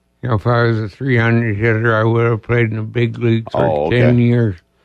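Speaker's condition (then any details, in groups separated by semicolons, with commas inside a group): ALS; diagnosed about two years ago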